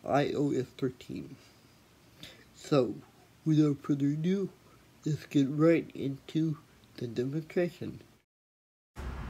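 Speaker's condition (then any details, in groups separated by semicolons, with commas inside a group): Athetoid cerebral palsy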